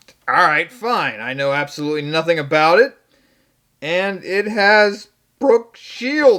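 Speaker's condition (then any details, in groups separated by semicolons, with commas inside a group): No condition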